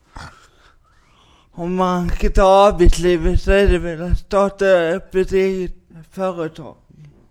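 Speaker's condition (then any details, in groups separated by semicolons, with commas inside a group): Cerebral palsy; lifelong cerebral palsy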